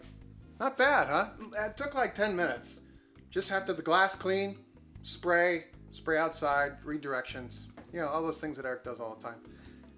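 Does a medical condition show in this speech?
No.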